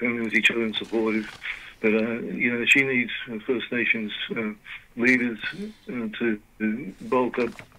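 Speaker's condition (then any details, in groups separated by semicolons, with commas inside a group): Parkinson's disease; diagnosed 2019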